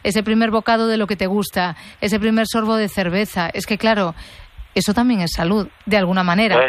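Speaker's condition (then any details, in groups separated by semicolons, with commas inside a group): No condition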